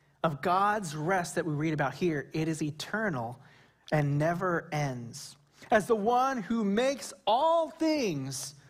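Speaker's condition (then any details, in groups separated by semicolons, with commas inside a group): No condition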